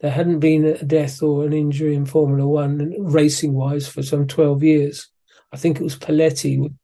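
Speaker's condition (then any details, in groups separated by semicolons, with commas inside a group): Parkinson's disease; exercise training with physiotherapist after moving back to UK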